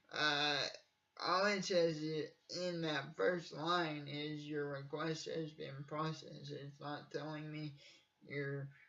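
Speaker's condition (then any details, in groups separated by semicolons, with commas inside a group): Cerebral palsy; from birth, uses wheelchair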